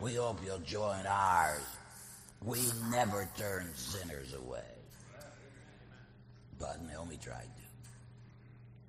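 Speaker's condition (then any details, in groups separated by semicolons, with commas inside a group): Laryngectomy, voice prosthesis; earlier could barely whisper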